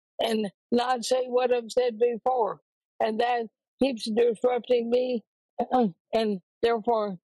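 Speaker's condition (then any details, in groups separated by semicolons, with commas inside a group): ALS; recently diagnosed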